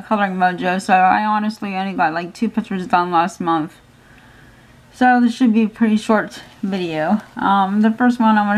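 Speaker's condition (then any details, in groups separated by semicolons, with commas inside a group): Cerebral palsy; hands affected, shaking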